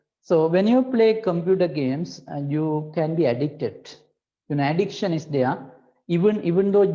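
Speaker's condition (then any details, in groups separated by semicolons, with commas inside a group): No condition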